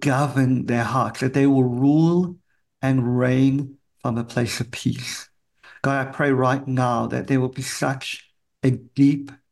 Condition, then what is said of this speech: Cleft palate. I was born with a cleft palate, which impacts my ability to speak and my ability to hear